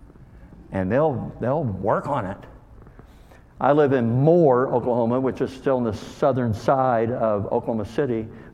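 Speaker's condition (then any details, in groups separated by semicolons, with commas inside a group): Cleft lip and palate; called hair lip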